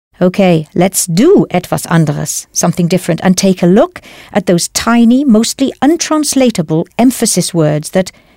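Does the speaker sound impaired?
No.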